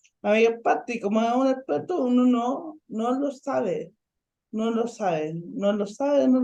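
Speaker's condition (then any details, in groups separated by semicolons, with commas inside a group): Ataxic cerebral palsy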